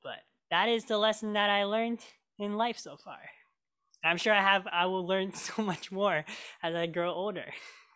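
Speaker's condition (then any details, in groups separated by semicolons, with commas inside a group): Cleft lip and palate; lip scar remains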